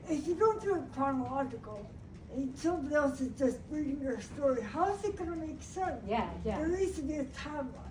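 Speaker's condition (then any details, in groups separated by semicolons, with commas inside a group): Brain injury; language and motor speech problems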